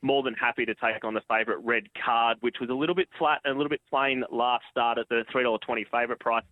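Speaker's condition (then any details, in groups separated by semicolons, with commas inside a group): No condition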